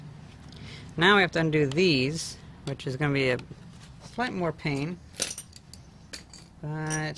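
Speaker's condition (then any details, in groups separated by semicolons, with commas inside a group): No condition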